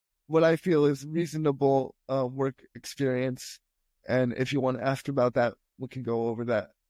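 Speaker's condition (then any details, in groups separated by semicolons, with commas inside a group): Spastic quadriplegic cerebral palsy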